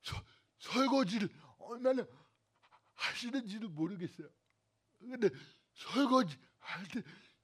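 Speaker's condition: Cerebral palsy; cervical spine c2 to c7 damaged

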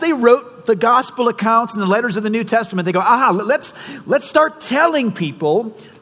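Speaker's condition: No condition

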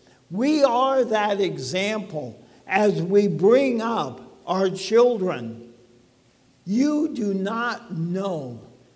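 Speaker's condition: ALS; talking a little bit funny

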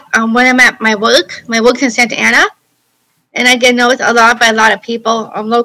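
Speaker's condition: Down syndrome; congenital

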